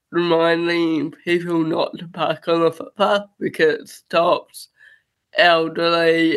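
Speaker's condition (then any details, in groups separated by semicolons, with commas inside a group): Cerebral palsy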